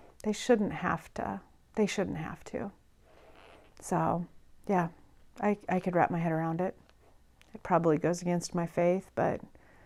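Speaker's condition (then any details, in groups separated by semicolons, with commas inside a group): No condition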